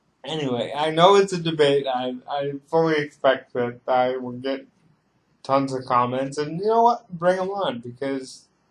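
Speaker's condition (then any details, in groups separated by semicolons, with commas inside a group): Cerebral palsy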